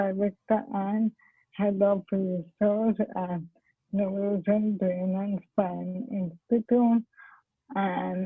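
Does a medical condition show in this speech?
Yes: ALS; speech impaired, once unintelligible, now comprehensible, poor voice.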